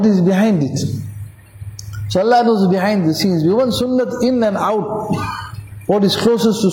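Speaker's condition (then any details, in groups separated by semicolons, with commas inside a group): No condition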